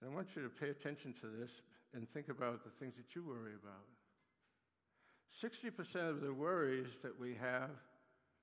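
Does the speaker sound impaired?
Yes: Parkinson's disease; Parkinson's with acute demyelinating neuropathy, Parkinson's attacks muscles, neuropathy attacks nerves; in therapy sessions working on walking.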